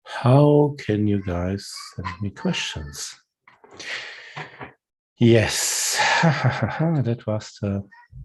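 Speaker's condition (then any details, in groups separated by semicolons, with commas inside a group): No condition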